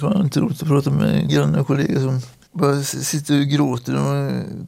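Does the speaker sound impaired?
Yes: atypical Parkinson's; very rare severe form, began with finger tremors, sudden freezing of hand movement, walks with crutches; bad days: needs help with medication, dressing, toileting, goes stiff, sometimes cannot rise from bed.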